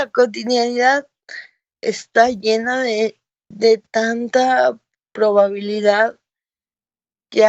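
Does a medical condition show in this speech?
Yes: cerebral palsy.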